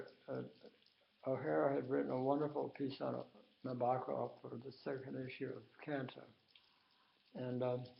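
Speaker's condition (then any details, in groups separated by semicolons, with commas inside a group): Tongue cancer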